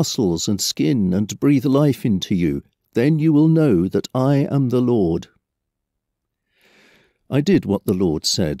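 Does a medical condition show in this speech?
No.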